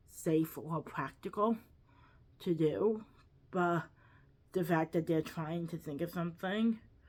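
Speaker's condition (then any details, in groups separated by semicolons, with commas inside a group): Cerebral palsy, quadriplegic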